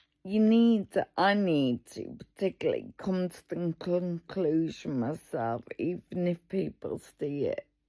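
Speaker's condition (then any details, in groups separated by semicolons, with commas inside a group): Multiple sclerosis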